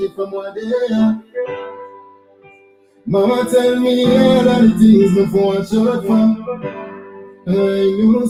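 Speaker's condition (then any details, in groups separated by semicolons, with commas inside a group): No condition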